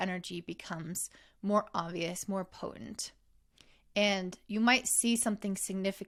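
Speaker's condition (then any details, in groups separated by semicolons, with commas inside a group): No condition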